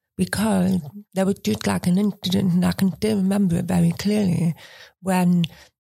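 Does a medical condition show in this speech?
Yes: Usher syndrome, profound deafness; profound deafness since childhood, diagnosed around age eight, formerly hearing aids, cochlear implants; diagnosed over 30 years ago, peripheral vision loss, 5% central vision left, gradually going blind; breathes differently, possibly linked to hearing loss, poor use of Entonox.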